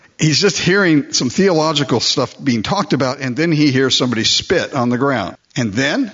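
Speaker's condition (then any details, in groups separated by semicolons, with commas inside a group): No condition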